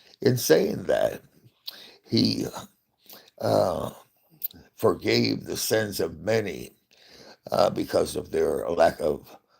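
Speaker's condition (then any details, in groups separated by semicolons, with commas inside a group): Parkinson's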